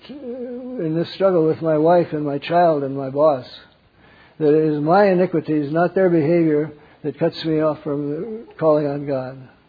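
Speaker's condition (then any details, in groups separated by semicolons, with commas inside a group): Parkinson's; wakes up around 3 am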